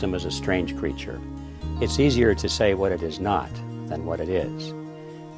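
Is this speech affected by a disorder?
No.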